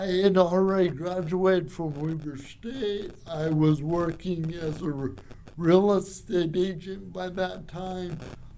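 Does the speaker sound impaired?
Yes: cerebral palsy; from birth.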